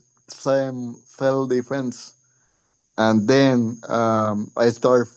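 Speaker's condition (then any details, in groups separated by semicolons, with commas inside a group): Cerebral palsy; since five months old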